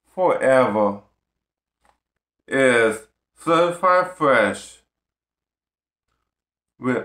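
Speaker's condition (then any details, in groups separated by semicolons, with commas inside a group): Ataxic cerebral palsy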